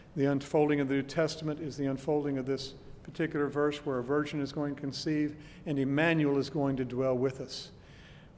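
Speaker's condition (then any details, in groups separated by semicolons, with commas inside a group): No condition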